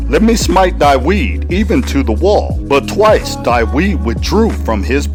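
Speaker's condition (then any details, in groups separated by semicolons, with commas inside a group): No condition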